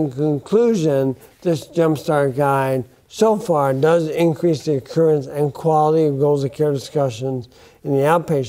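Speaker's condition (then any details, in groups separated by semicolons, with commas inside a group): Bulbar onset ALS; affects speech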